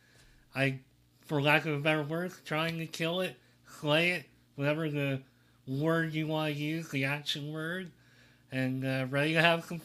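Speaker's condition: Cleft lip and palate

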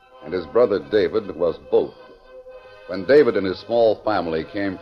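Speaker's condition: No condition

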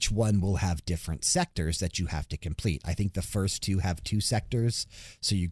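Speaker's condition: No condition

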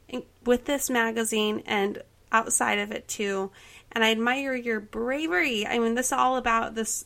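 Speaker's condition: No condition

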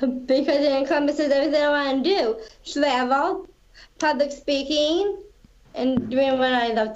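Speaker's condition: Down syndrome; took public speaking class

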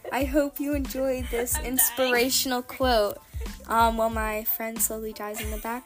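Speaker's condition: No condition

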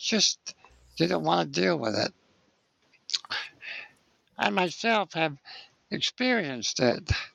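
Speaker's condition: Spinal muscular atrophy; lifelong wheelchair use

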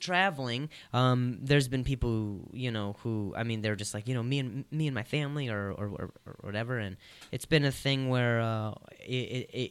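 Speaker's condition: Stuttering, adult onset after concussion; concussion after softball hit throat and head hit ground, slept on concussion; began a few years ago, still stutters; previously fluent, now stutters; repeated sounds, repeated words

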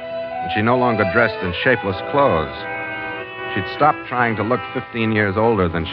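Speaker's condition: No condition

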